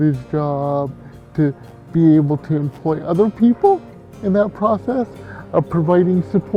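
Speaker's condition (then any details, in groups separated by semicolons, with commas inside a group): Cerebral palsy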